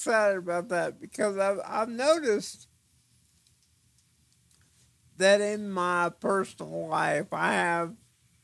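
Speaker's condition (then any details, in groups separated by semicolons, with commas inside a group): Cerebral palsy; trouble focusing eyes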